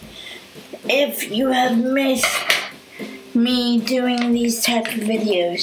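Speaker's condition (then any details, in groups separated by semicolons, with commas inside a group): Cerebral palsy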